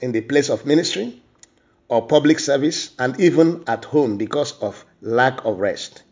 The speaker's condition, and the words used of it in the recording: None; typical speech.